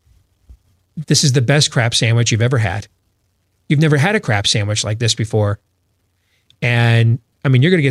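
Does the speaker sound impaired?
No.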